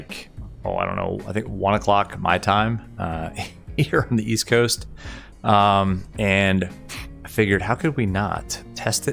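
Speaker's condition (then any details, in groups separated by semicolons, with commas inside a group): No condition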